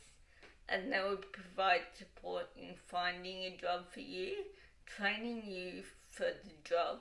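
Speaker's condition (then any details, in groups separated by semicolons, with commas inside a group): Cerebral palsy, dystonic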